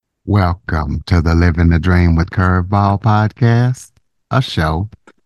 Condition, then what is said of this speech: No condition.